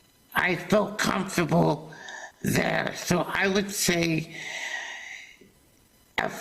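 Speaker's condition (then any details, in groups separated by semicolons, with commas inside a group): Salivary duct carcinoma surgery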